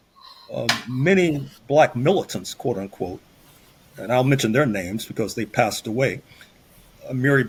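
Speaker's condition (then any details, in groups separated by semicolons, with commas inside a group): No condition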